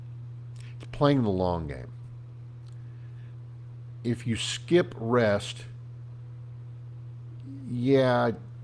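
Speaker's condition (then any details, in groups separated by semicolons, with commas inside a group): No condition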